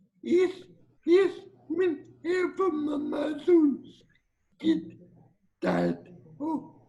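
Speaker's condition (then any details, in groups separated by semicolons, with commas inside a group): Cerebral palsy; speech slightly affected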